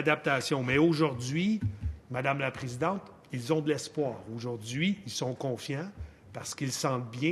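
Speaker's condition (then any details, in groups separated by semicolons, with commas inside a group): No condition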